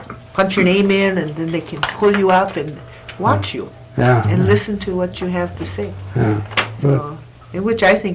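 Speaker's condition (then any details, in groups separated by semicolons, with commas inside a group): No condition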